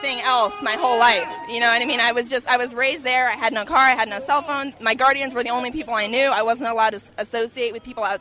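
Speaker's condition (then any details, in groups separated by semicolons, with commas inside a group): No condition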